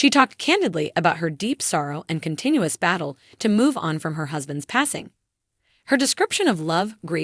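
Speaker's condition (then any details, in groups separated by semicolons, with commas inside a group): No condition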